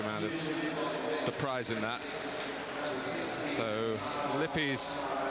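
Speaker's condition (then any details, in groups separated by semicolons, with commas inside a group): No condition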